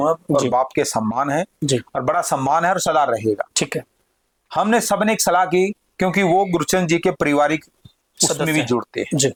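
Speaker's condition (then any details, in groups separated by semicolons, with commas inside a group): No condition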